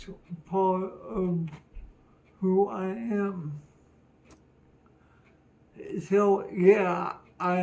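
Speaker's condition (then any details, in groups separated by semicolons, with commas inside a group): Cerebral palsy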